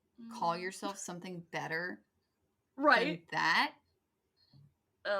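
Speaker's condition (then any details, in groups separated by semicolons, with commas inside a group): No condition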